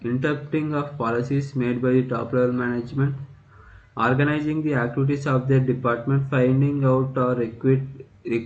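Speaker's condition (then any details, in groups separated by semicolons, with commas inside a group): No condition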